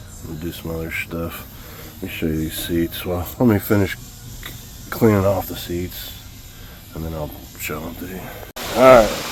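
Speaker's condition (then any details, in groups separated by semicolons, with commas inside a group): No condition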